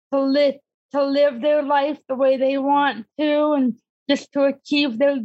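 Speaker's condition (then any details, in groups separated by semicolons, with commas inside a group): Cerebral palsy; disability since childhood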